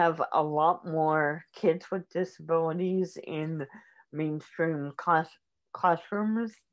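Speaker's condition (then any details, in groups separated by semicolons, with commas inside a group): Cerebral palsy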